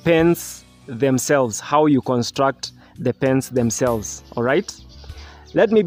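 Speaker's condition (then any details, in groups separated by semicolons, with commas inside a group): No condition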